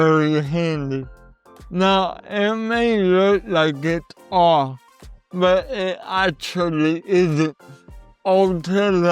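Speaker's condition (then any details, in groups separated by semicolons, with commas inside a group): Cerebral palsy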